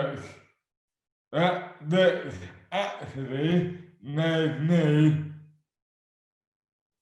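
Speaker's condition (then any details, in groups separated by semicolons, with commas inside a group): Dystonia; affects hands and speech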